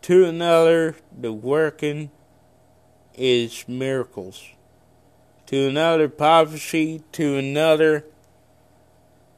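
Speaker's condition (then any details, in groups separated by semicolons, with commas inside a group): Cerebral palsy; congenital cerebral palsy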